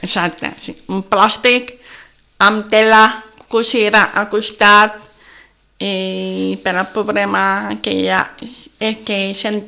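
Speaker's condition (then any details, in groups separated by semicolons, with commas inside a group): Deafness from birth, congenital; may not be understood well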